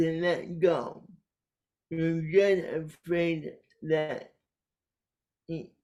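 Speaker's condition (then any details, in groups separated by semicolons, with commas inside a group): Cerebral palsy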